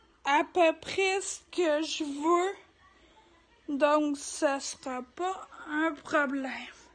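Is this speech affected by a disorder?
Yes: ataxia; degenerative; physiotherapy.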